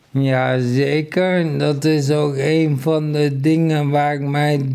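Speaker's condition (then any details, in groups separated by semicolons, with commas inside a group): ALS; feels speech, swallowing and breathlessness improved on medication, speaks better than eighteen months ago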